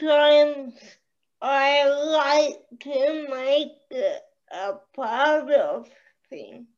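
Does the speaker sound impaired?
Yes: cerebral palsy.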